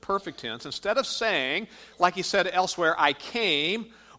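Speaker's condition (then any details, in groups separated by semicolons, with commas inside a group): No condition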